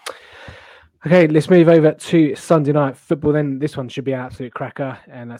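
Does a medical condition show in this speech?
No.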